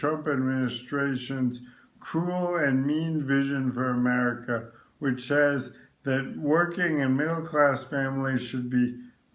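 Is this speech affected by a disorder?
Yes: ALS.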